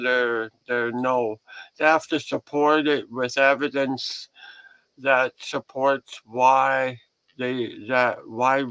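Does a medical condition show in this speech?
Yes: head and neck cancer surgery; survivor, about 14 years since diagnosis, 43% five-year survival odds then.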